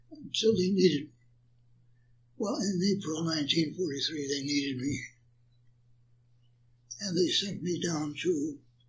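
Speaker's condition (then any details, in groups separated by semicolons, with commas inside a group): Parkinson's; attributed to Agent Orange exposure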